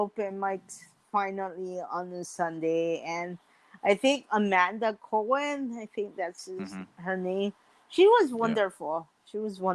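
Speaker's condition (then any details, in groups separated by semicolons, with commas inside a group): Mild cerebral palsy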